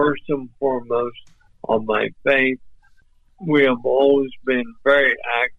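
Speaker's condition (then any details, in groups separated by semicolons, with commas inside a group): ALS; voice off but clear and understandable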